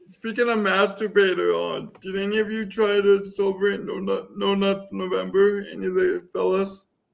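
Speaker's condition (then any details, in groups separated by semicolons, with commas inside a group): Cerebral palsy; voice affected by condition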